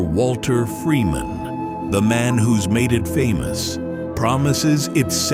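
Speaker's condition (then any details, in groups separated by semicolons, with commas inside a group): No condition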